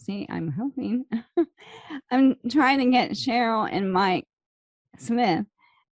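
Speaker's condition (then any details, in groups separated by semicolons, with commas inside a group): ALS; slow progressing form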